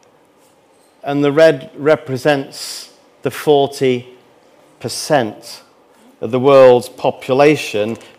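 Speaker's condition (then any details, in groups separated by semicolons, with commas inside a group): No condition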